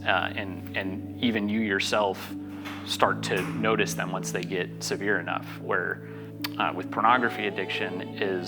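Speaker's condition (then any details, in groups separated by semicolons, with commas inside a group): No condition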